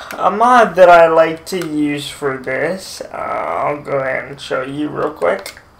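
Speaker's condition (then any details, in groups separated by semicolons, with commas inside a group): Cerebral palsy, mild; speech sometimes affected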